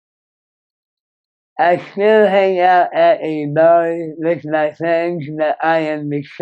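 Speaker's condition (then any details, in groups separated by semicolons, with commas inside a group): Moebius syndrome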